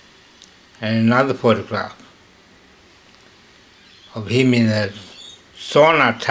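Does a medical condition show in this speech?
Yes: slurred speech from poisoning.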